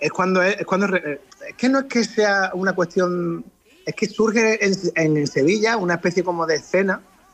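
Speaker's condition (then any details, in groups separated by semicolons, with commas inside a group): No condition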